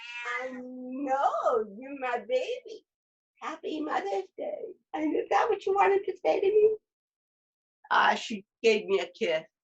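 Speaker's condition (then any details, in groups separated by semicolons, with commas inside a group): Cerebral palsy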